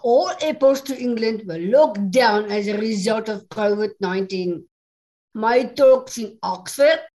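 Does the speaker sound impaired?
Yes: Down syndrome; extra chromosome 21, congenital, present since birth, a little slower than others; age 40; English is second language.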